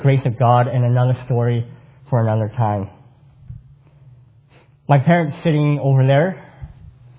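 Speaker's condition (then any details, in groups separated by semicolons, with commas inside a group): Cleft palate; congenital cleft palate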